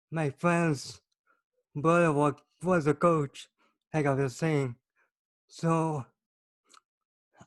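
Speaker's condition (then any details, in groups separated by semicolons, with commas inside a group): Cerebral palsy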